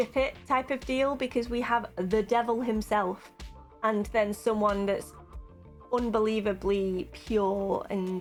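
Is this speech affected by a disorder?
No.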